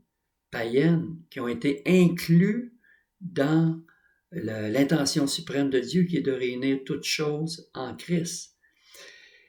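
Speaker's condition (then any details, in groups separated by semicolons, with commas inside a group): No condition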